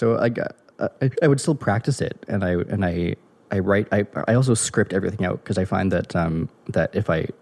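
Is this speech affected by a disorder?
Yes: stutter; childhood onset, sound repetitions when younger, presents differently now; adult, past therapy with breathing techniques and rate slowing, fluency technique felt unnatural; worse presenting, easier reading aloud, blocks to 45 seconds, shallow chest breathing, grimaces, less in French; here repeated words.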